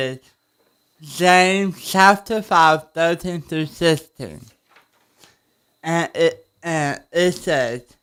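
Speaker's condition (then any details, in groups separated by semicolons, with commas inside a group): Cerebral palsy; spine surgery; able to walk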